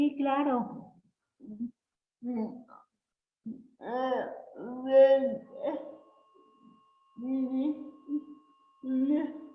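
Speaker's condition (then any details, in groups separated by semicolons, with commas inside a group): Cerebral palsy; since birth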